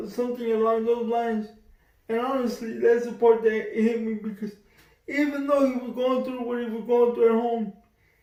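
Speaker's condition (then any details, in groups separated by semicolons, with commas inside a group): Cerebral palsy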